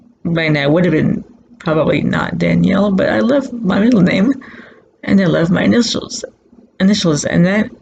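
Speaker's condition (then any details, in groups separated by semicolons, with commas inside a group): Cerebral palsy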